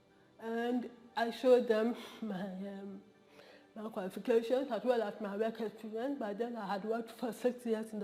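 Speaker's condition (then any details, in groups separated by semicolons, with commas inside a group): Cerebral palsy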